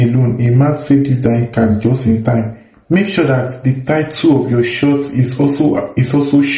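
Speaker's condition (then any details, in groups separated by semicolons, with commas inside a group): No condition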